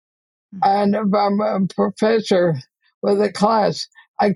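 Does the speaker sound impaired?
Yes: ALS; gets out of breath easily, gasping while speaking.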